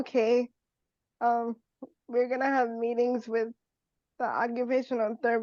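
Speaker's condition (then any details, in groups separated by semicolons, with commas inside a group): Cerebral palsy; wheelchair user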